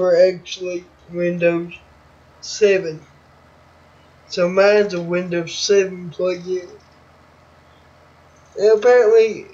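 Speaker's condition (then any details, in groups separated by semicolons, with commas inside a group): Cerebral palsy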